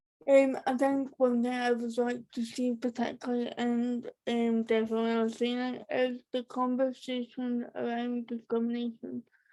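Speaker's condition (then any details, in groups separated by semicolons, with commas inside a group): Cerebral palsy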